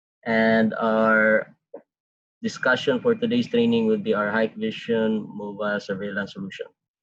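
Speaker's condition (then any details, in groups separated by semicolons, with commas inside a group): No condition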